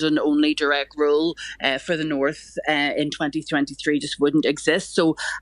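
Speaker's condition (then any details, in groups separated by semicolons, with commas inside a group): No condition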